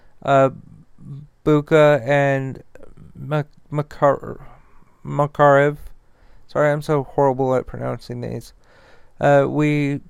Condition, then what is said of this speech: Stuttering. Uh, he said, <coughs> sorry about all the uhs, folks.